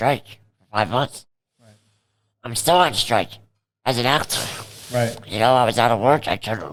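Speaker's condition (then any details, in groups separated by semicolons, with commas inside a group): Cerebral palsy; present from birth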